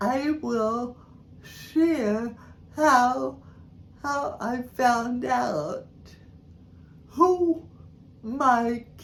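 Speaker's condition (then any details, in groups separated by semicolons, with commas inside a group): Cerebral palsy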